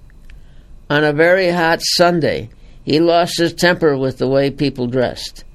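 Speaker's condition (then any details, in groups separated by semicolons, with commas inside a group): No condition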